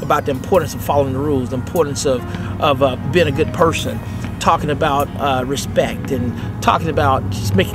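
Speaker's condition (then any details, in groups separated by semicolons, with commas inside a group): No condition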